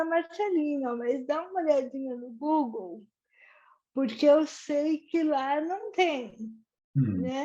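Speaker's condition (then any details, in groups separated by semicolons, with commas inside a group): Cerebral palsy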